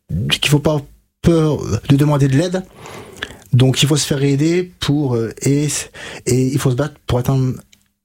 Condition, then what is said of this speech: Stuttering. Donc là par exemple j'ai des blocages et j'ai des répétitions, mais auparavant, avant que je fasse ce gros travail orthophonique, c'était une catastrophe, quoi.